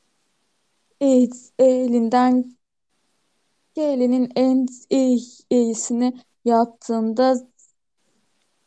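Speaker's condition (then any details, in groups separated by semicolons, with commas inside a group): Stuttering; consulted a professor about own stuttering five years ago; stutters normally, much more at work and when anxious, very little when alone and relaxed; repeated sounds, prolonged sounds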